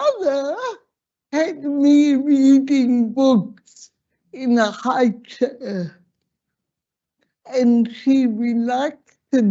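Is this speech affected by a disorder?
Yes: slurred speech.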